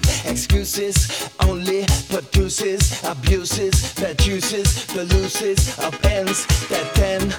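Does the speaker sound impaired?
No.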